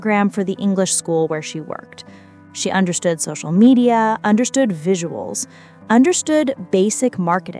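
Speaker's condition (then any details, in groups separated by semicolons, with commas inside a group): No condition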